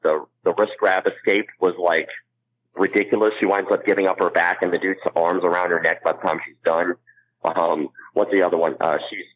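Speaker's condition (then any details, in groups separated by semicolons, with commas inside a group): Cleft palate; congenital cleft palate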